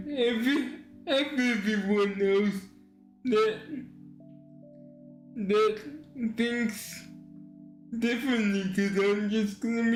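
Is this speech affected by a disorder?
Yes: cerebral palsy.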